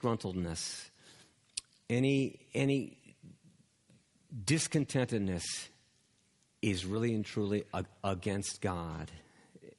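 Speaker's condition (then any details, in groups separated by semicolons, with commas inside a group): Stuttering; self-described stutterer; self-reported; repeated words, prolonged sounds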